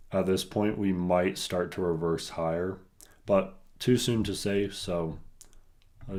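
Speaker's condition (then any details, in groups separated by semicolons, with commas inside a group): No condition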